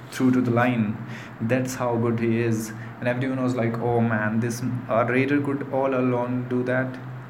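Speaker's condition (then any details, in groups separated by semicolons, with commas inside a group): No condition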